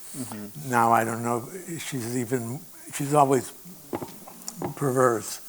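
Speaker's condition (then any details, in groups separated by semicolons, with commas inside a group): Parkinson's disease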